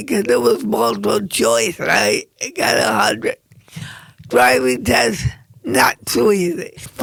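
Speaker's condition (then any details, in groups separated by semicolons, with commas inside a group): Cerebral palsy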